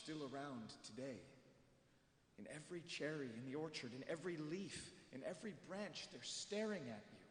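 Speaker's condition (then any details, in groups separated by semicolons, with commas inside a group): No condition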